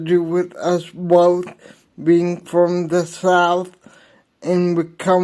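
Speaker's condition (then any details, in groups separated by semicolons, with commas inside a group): Hydrocephalus with shunt failure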